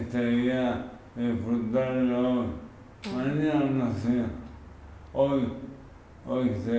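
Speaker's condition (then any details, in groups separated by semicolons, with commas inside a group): Amyotrophic lateral sclerosis; speech onset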